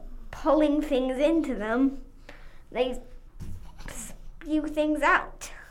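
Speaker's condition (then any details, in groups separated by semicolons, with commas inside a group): Cerebral palsy; Botox then SDR by Dr. Parks for spasms, physio intensive with Beck at 4, poor fine motor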